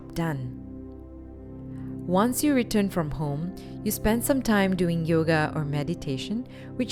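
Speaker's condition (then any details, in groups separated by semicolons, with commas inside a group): No condition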